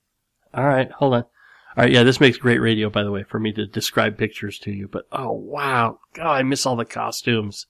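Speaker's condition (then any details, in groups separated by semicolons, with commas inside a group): Cleft lip and palate; nose still slightly crooked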